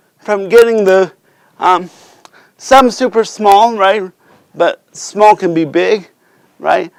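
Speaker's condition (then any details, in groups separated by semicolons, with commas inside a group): Cerebral palsy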